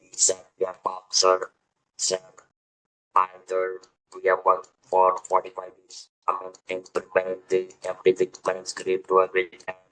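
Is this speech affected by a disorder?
Yes: throat cancer, electrolarynx user.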